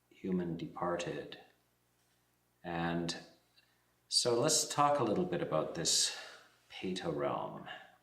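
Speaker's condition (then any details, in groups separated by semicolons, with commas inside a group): No condition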